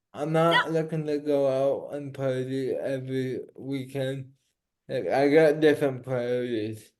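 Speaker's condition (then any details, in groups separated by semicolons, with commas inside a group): Cerebral palsy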